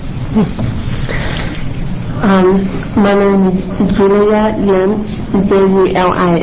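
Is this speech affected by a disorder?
Yes: cerebral palsy.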